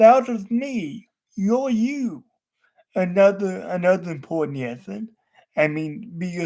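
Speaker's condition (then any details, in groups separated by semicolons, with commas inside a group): Cerebral palsy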